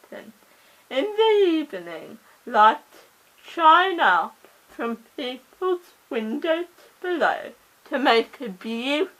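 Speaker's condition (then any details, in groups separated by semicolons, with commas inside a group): Cerebral palsy; oxygen starvation at birth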